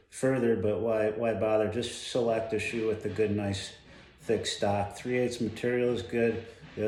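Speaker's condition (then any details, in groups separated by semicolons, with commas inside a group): No condition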